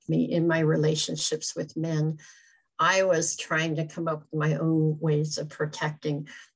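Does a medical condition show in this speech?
Yes: cleft palate; congenital, extremely severe.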